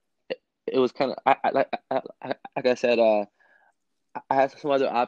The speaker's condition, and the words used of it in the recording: Stuttering. And that's when I realized that, oh, like when I sing, no matter what, like I can sing anything and I won't have that issue.